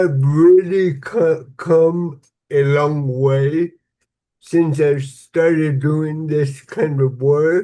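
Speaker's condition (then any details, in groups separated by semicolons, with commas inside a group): Cerebral palsy; somewhat slurred speech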